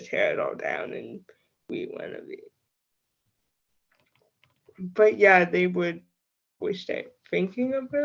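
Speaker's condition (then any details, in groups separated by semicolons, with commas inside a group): Cerebral palsy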